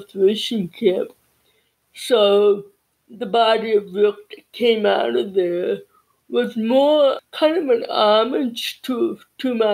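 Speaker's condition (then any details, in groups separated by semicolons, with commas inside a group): Cerebral palsy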